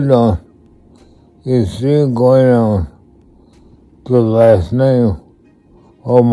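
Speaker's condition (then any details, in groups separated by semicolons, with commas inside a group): Multiple sclerosis; affects left side and voice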